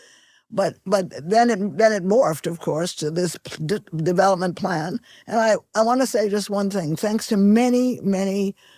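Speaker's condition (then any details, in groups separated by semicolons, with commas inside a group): No condition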